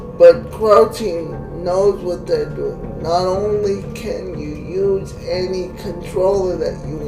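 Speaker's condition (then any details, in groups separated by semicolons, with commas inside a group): Cerebral palsy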